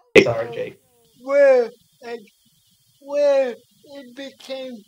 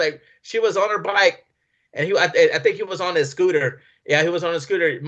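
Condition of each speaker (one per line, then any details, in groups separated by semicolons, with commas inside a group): Cerebral palsy; brain oxygen deprivation, physical disability; speech affected
No condition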